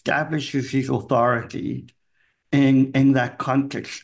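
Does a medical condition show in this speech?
Yes: cleft palate; congenital, from birth, affects hearing; still impacts ability to speak and hear; severe speech impediment as a kid.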